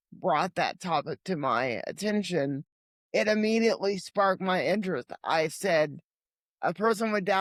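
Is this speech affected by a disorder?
Yes: cerebral palsy; limited mobility, legs.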